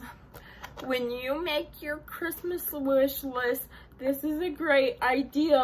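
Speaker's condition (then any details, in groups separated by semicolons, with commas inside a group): Cerebral palsy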